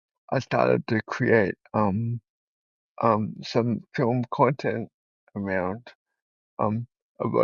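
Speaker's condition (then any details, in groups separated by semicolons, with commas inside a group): Cerebral palsy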